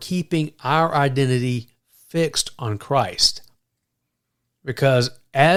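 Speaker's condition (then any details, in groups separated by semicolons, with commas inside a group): No condition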